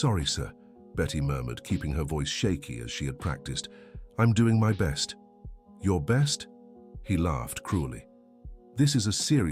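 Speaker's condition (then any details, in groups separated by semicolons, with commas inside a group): No condition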